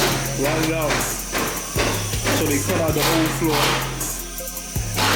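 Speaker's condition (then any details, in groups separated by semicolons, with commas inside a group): No condition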